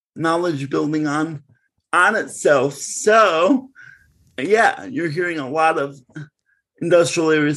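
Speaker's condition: Cerebral palsy; segregated schooling

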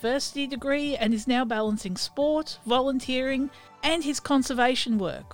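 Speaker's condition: No condition

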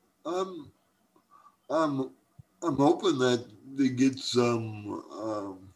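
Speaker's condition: Cerebral palsy; uses wheelchair

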